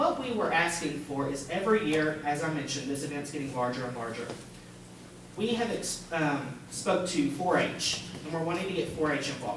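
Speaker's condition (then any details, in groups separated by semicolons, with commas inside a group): No condition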